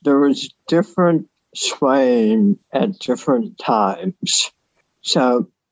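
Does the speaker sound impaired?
Yes: oral cancer salvage surgery, partial tongue, mandible and soft palate resection; 12-hour salvage surgery, MD Anderson, removed left lower jawbone, esophageal nerves, soft palate hole; severe dysphagia since salvage surgery, supraglottal swallow, Tongometer tongue training for safer swallow and articulation.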